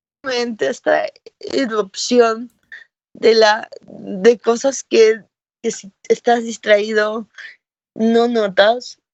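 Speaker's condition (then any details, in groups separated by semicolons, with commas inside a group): Cerebral palsy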